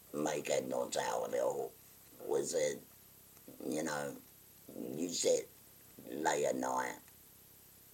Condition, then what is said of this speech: Laryngectomy. So sometimes when I can't talk, I'll use an electrolarynx that some people use.